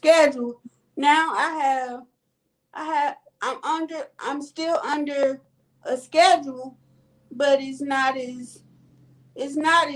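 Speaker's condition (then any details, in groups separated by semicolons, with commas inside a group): Cerebral palsy; quadriplegic type, all four limbs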